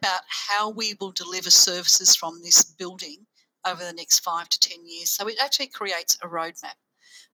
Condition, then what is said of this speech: None; typical speech.